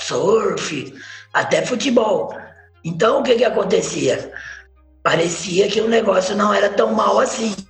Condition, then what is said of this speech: Laryngectomy. Eu vou parar de ocluir aqui, você vai ver como é que eu falo.